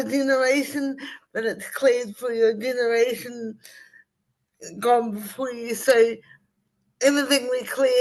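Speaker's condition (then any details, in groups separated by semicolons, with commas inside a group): Cerebral palsy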